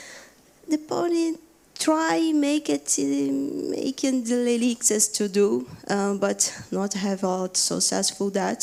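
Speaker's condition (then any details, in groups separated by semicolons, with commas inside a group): No condition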